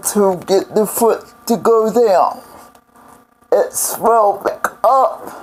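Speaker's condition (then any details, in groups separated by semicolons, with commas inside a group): Cerebral palsy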